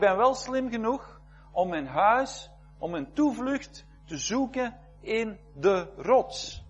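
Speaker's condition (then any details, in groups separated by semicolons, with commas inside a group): No condition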